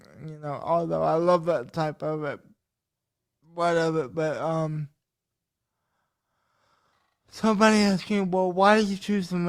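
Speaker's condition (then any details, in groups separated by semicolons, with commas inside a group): Cerebral palsy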